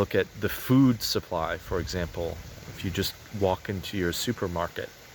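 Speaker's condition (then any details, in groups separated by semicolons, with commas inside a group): No condition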